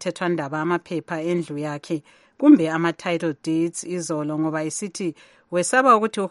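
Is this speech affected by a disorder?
No.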